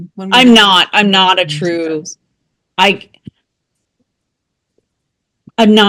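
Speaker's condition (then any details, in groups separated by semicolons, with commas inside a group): No condition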